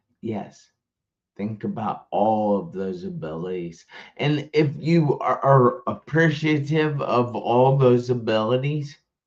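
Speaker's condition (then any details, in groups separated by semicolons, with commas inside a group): Traumatic brain injury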